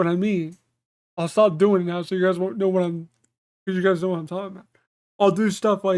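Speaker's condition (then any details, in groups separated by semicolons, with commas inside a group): Cerebral palsy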